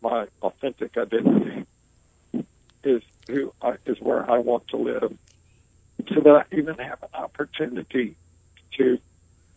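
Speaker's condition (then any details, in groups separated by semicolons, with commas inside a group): ALS; motor neuron loss, progressive paralysis, wheelchair user, sensation intact, pain from clothing seams and shirt wrinkles; able to speak and communicate clearly, slower pace, communicating takes more time due to ventilator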